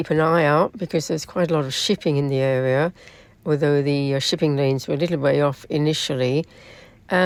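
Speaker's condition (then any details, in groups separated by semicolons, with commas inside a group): No condition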